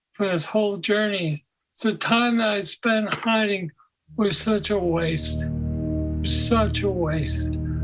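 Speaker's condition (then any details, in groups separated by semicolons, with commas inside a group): Parkinson's disease; young onset, deep brain stimulation surgery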